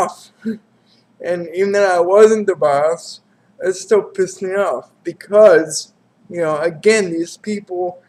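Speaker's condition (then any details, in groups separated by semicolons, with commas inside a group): Cerebral palsy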